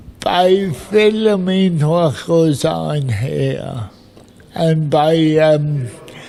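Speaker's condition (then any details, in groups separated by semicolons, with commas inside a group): Cerebral palsy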